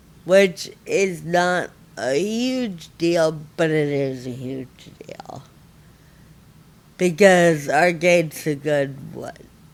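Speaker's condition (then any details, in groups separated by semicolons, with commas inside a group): Friedreich ataxia, severe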